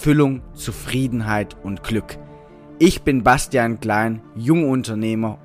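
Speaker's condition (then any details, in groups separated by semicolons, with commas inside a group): No condition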